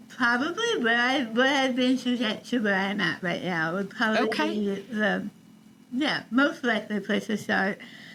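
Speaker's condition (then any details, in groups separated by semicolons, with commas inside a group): Tongue cancer, partial glossectomy, forearm graft; over half tongue removed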